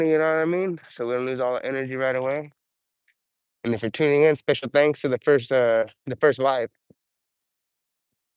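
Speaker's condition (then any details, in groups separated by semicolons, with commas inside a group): No condition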